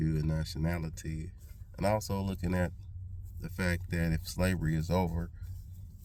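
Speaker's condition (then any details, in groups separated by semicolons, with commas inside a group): No condition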